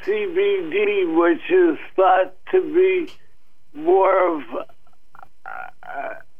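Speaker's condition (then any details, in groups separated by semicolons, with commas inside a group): Parkinson's disease, mild; reduced neurotransmitters, possibly genetic and akron ohio tire factory water pollution; muscle stiffness, relieved by cannabis; slight difficulty in speaking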